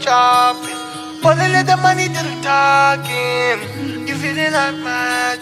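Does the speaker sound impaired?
No.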